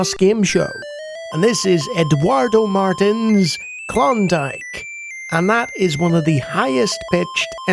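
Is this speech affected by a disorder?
No.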